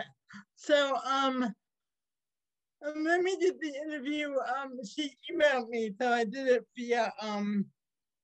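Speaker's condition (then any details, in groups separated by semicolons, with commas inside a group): Cerebral palsy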